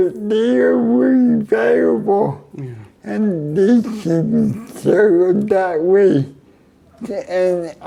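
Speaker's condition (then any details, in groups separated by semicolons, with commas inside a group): Cerebral palsy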